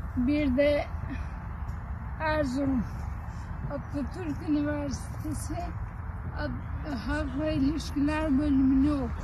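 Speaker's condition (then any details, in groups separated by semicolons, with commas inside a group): Friedreich's ataxia; needs helper to bathe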